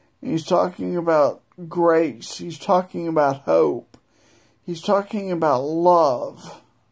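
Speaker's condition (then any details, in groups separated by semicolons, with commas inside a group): Multiple sclerosis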